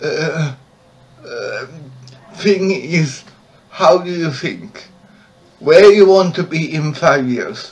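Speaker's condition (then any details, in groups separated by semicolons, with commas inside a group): Cerebral palsy, severe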